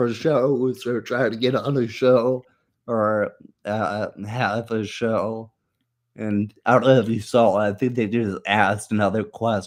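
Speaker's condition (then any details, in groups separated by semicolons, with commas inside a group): Muscular dystrophy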